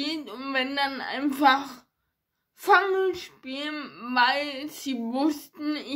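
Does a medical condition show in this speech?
Yes: ataxia; ataxia affecting hands and fingers.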